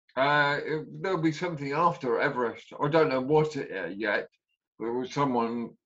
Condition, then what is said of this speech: Aphasia. Up to my stage, which is seven, which you can talk not as fast as you'd like to, but you can talk, and stages in between.